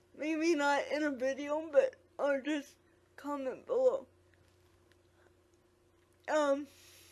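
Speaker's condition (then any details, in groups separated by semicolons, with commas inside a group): Quadriplegic cerebral palsy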